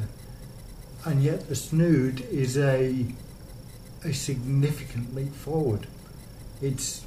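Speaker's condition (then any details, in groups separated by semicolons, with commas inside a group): Motor neurone disease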